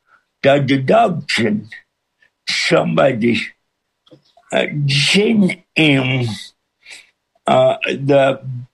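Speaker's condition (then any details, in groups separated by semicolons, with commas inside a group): Cerebral palsy with speech impediment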